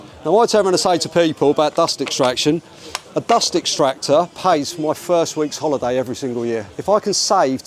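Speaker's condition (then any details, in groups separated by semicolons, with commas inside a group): No condition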